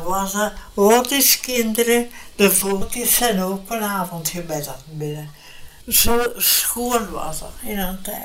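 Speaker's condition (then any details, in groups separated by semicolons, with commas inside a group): Brain hemorrhage; difficulty speaking, some letters no longer pronounceable, speaks less well than before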